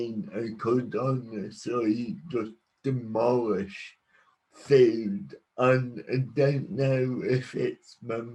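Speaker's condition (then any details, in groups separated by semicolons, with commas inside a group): Cerebral palsy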